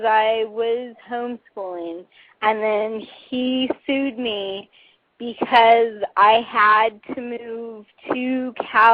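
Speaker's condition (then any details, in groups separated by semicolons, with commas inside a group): Cerebral palsy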